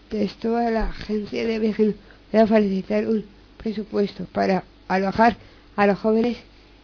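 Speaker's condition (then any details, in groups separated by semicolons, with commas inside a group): Down syndrome; reads news item aloud on live radio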